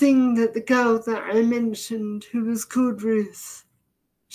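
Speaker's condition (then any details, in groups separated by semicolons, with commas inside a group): Deafness; effectively profoundly deaf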